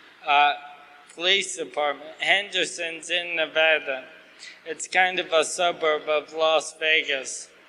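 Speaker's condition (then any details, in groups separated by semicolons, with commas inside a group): ALS; asked to talk slower, clearer, losing voice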